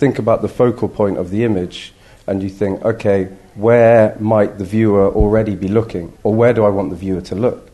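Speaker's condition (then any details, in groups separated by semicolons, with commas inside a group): No condition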